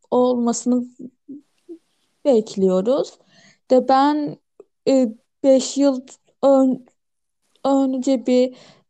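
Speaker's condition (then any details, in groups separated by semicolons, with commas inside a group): Stuttering; stutters normally, much more at work and when anxious, very little when alone and relaxed; repeated sounds, blocks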